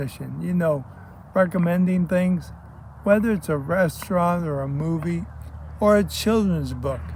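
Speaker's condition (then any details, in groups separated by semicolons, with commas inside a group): ALS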